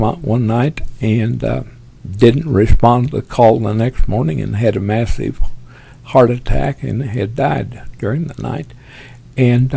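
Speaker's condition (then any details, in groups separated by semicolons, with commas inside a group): Parkinson's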